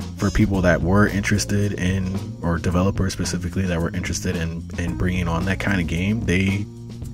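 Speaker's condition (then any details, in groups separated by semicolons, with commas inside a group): No condition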